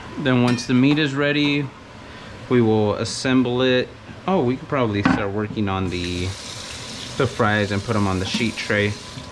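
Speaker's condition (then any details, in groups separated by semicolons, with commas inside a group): No condition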